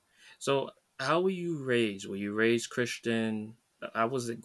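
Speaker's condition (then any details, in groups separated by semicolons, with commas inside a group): No condition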